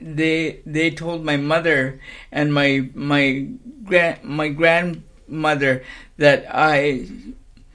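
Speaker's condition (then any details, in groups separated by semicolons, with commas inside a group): Cerebral palsy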